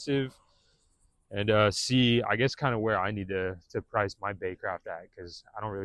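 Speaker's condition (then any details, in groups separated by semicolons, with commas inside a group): No condition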